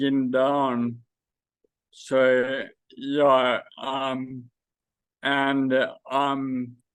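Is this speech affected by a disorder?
Yes: Friedreich's ataxia; does voice exercises.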